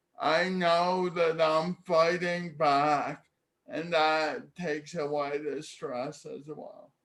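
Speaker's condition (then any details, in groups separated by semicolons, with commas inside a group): Cerebral palsy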